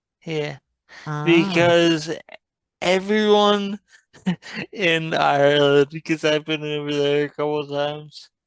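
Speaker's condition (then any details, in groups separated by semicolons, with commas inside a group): Traumatic brain injury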